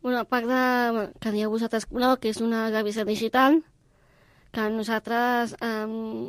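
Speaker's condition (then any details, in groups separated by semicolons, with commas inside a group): Down syndrome; four hours instead of one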